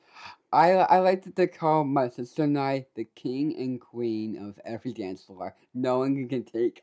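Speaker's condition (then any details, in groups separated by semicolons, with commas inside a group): Down syndrome; does public speaking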